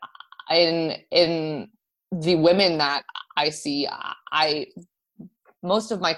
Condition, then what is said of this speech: Stuttering. And in my introduction, I did stutter on the word Arizona, because vowels have always been difficult for me.